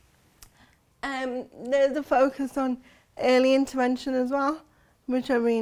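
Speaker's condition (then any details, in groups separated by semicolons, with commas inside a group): Cerebral palsy; since birth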